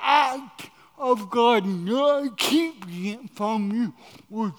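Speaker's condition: Cerebral palsy

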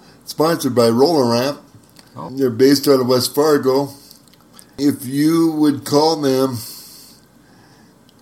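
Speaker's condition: Spastic cerebral palsy; uses wheelchair

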